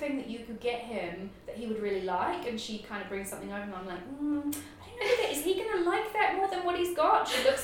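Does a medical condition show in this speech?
No.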